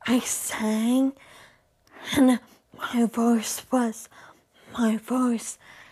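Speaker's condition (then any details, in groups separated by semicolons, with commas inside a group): Traumatic brain injury; caused by traffic crash; in rehabilitation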